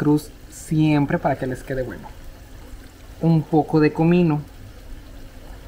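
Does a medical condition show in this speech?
No.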